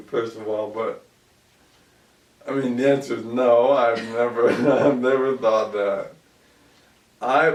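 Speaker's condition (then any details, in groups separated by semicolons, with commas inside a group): ALS; about 2 years since onset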